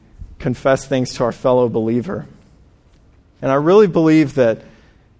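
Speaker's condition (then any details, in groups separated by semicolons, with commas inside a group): No condition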